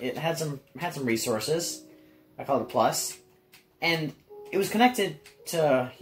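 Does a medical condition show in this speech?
No.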